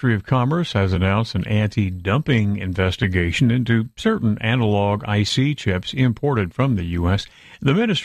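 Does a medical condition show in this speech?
No.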